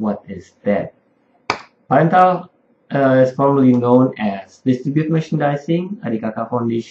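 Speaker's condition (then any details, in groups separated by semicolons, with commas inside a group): No condition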